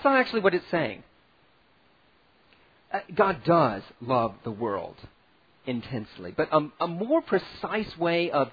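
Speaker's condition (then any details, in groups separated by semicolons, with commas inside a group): No condition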